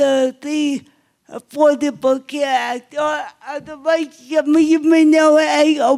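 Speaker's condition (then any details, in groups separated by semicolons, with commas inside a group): Cerebral palsy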